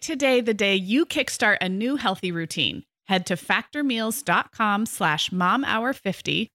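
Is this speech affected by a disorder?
No.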